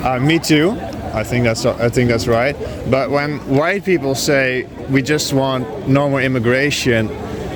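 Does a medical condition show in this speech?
No.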